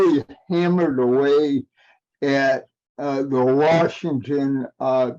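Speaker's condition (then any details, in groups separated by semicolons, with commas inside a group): Cerebral palsy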